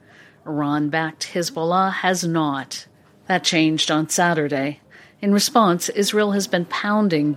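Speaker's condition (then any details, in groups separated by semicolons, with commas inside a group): No condition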